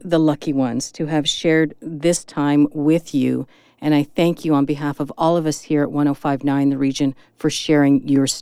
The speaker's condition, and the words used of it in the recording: None; typical speech.